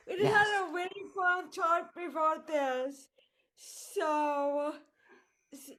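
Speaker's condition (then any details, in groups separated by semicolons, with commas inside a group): Cerebral palsy; voice affected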